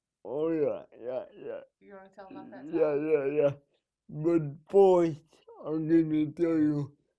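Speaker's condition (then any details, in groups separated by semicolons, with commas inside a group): Cerebral palsy; needs help at night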